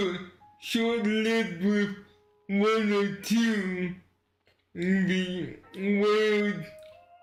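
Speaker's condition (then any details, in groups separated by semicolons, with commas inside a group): Cerebral palsy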